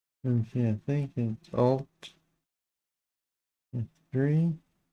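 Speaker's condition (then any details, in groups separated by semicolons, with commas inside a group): Parkinson's disease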